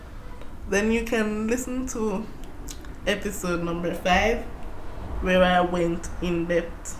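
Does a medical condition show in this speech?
Yes: cerebral palsy.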